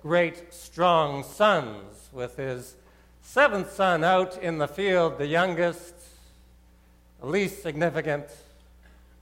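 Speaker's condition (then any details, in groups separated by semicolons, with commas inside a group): No condition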